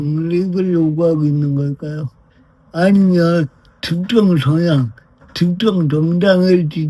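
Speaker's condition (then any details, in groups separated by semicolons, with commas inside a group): Brain lesion disability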